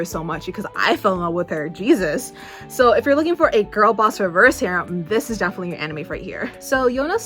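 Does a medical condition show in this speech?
No.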